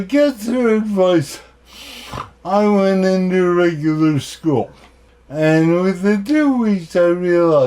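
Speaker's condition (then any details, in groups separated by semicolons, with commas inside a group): Cerebral palsy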